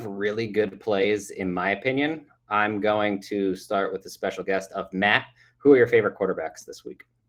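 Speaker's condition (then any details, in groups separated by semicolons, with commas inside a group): No condition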